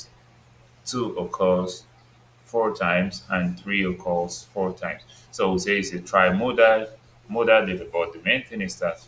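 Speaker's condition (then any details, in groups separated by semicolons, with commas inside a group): No condition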